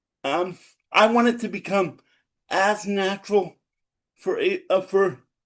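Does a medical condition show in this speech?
Yes: cerebral palsy.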